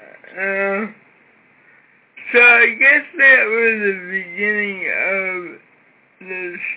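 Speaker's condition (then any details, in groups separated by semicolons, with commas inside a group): Cerebral palsy; severe cerebral palsy from birth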